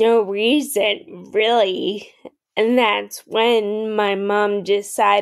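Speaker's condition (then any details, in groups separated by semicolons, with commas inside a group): Friedreich's ataxia, mild; progressive neuromuscular, onset in early adolescence; wheelchair user, progression plateaued, starting new treatment; mild speech issues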